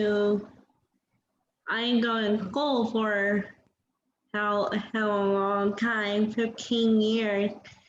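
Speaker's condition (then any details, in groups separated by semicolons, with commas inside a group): Cerebral palsy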